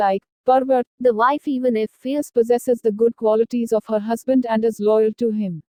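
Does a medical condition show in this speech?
No.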